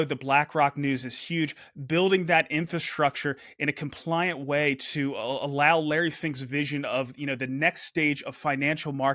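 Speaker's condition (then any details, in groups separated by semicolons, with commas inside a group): No condition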